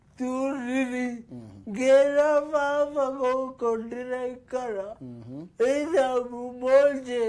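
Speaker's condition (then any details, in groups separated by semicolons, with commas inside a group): Cerebral palsy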